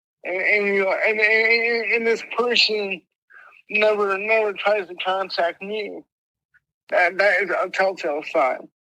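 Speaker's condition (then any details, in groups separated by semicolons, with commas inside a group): Mild cerebral palsy; speech impediment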